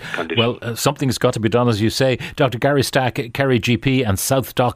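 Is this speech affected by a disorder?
No.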